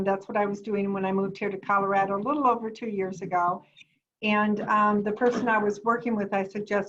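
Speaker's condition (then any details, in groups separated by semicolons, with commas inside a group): No condition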